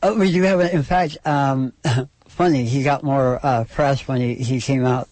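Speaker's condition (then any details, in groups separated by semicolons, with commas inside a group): Oral cancer surgery, stage 4 oral cancer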